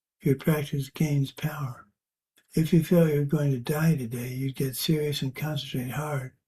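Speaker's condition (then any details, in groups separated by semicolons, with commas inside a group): Parkinson's; age 73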